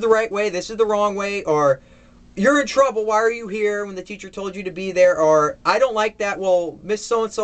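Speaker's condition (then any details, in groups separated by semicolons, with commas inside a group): No condition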